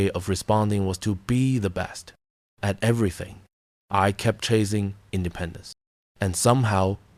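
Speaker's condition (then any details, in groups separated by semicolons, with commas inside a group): No condition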